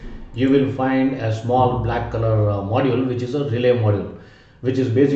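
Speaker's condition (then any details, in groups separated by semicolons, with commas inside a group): No condition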